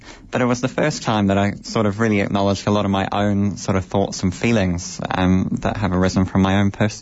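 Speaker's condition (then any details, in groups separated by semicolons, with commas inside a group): Cleft lip and palate; congenital cleft lip and palate, bone graft surgery around age 9, cleft clinic team follow-up; described as speaking beautifully, cleft clinic surgeon at age 12 predicted no public speaking career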